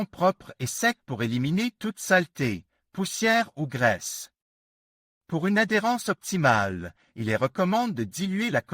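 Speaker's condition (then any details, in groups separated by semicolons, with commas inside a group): No condition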